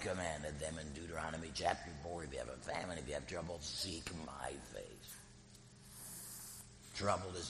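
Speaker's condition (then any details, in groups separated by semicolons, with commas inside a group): Laryngectomy, voice prosthesis; liquid diet during treatment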